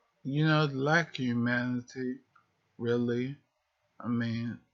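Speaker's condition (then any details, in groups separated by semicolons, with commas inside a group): Multiple sclerosis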